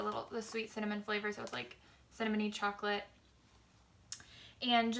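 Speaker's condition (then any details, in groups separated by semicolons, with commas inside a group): No condition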